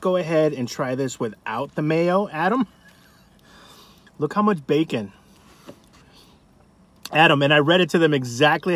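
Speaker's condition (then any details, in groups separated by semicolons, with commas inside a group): No condition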